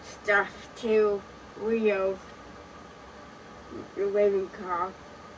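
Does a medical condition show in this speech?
Yes: cerebral palsy.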